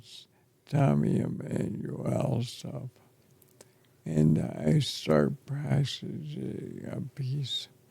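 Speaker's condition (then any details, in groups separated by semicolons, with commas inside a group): ALS; affects chest and throat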